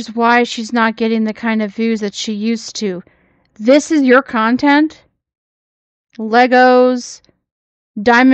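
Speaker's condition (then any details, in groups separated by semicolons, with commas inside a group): No condition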